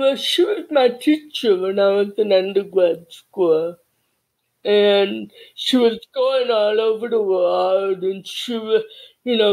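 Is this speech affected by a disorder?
Yes: cerebral palsy; childhood speech therapy.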